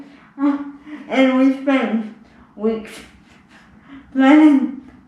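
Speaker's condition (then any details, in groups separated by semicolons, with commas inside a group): Spastic cerebral palsy; uses wheelchair; can speak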